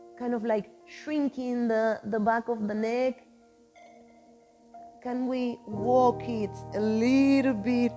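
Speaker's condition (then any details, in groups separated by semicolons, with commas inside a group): No condition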